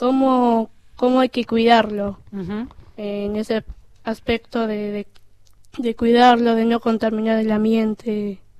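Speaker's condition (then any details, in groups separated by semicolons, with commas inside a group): Down syndrome; 21 years old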